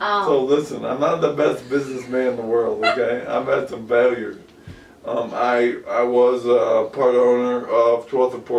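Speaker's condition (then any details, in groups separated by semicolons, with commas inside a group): ALS; about 2 years since onset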